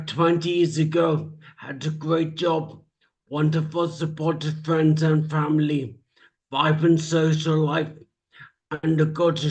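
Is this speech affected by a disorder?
Yes: traumatic brain injury; speech.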